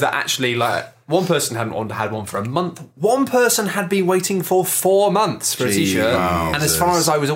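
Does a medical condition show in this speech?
No.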